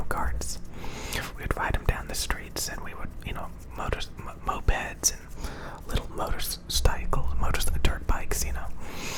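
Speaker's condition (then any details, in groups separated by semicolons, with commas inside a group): No condition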